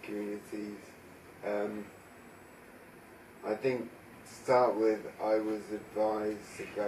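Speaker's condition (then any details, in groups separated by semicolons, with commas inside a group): Traumatic brain injury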